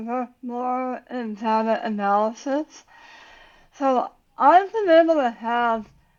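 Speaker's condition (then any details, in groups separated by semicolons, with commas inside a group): Tongue cancer surgery; most of tongue removed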